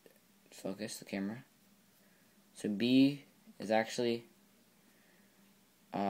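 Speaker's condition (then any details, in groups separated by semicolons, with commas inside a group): No condition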